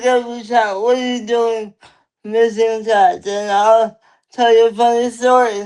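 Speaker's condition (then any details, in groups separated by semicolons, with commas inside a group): Cerebral palsy; lifelong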